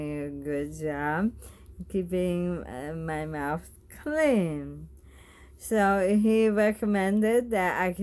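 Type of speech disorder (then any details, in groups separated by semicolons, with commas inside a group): Bulbar dysarthria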